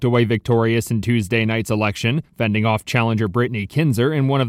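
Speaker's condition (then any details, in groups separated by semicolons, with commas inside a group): No condition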